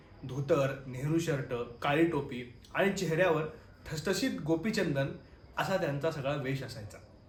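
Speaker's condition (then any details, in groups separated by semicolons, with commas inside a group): No condition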